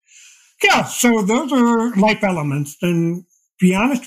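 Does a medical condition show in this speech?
Yes: deafblindness; progressive.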